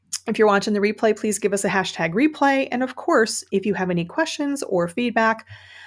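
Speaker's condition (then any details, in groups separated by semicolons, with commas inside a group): No condition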